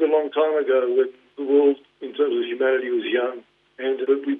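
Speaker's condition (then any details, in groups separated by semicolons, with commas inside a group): Parkinson's; diagnosed 2019, led to retirement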